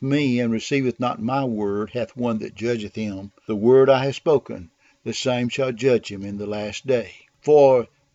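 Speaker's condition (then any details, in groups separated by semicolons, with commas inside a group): No condition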